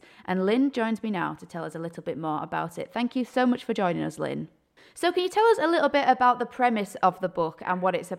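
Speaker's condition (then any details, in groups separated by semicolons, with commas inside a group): No condition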